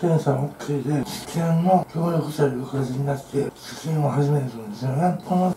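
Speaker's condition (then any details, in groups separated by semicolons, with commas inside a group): Tongue cancer, partial glossectomy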